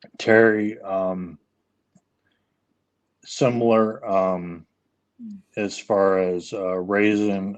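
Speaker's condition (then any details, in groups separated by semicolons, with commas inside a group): ALS; speech issues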